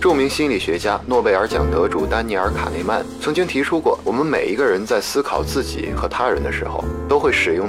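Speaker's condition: No condition

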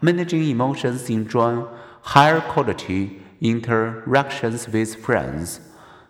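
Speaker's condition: No condition

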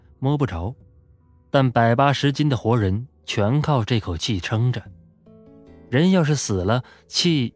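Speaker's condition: No condition

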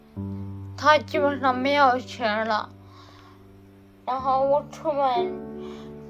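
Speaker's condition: Cerebellar atrophy, hereditary; listeners struggle to understand

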